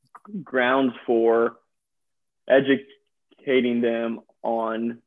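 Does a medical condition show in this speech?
Yes: stuttering; stuttering since around age five, group therapy at school, private therapist in Birmingham, therapy five to 18; still stutters; here repeated sounds, blocks.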